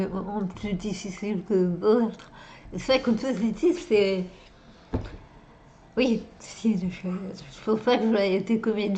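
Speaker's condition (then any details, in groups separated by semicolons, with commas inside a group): Dystonia and multiple sclerosis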